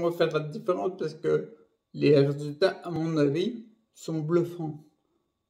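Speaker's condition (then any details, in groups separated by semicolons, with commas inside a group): Primary progressive multiple sclerosis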